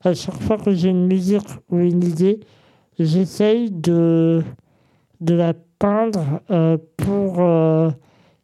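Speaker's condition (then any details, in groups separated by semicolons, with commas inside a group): Congenital muscular dystrophy; present from birth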